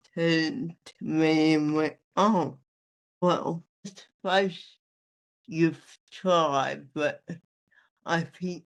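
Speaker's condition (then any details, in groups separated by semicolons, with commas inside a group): Athetoid spastic cerebral palsy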